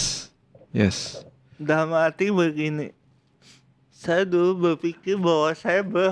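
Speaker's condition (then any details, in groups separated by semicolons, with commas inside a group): Cerebral palsy; from birth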